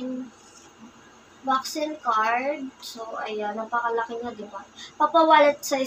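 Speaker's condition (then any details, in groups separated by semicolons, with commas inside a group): No condition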